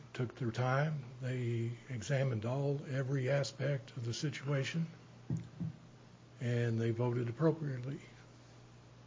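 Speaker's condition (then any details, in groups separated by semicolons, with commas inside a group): Parkinson's disease; stage 3; not speaking too fast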